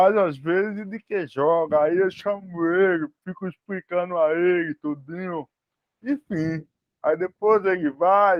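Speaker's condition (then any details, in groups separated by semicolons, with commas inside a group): Spastic cerebral palsy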